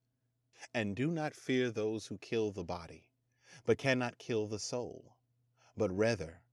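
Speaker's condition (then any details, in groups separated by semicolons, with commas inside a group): No condition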